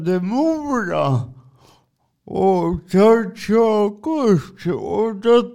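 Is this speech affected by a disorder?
Yes: cerebral palsy; from birth, drives adapted car, adaptation applied for via Försäkringskassan.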